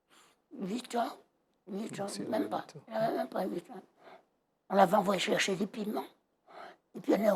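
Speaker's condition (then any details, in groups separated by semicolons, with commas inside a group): Total laryngectomy; voice audibly altered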